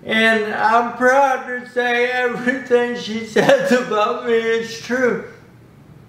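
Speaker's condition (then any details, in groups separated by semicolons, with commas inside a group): Cerebral palsy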